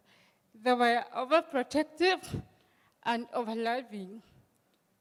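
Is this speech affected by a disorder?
Yes: cerebral palsy.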